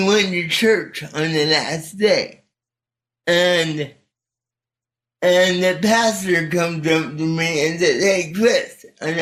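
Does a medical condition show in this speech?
Yes: cerebral palsy; speech not affected.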